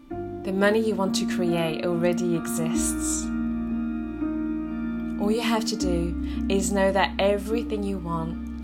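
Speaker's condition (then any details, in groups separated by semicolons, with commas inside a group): No condition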